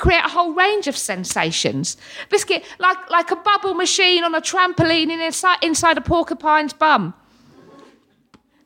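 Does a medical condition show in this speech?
Yes: Tourette syndrome; tics since childhood, vocal and motor tics, uses wheelchair; several ticking fits daily, seizure-like, support worker helps, Liz takes over; frequent vocal tics, hedgehog, cats, obscene tics, full speech loss during fits.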